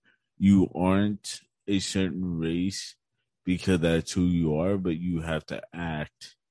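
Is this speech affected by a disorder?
Yes: cerebral palsy; physical disability, right side weaker than left, tight muscles, hard to relax muscles, cognition unaffected.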